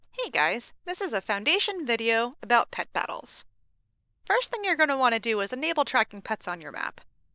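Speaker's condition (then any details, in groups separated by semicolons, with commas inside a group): No condition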